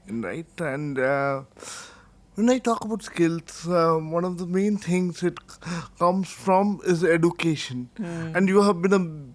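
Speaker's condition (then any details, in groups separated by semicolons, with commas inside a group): Cerebral palsy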